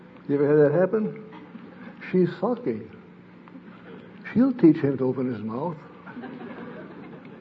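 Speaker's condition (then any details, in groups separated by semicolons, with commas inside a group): Parkinson's disease; sleep disrupted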